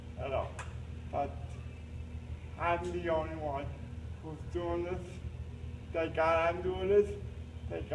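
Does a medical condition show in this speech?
Yes: cerebral palsy; uses a lift for transfers.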